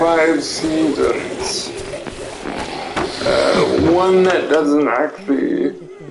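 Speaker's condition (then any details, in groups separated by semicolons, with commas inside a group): Cerebral palsy; limbs affected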